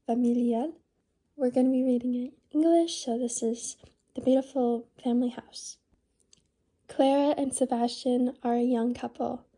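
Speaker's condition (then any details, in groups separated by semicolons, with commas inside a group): No condition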